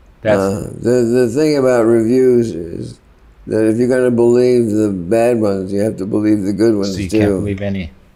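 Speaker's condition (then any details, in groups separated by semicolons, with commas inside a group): Parkinson's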